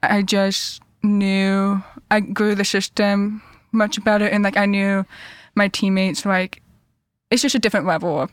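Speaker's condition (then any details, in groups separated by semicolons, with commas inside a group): Deafness; cochlear implants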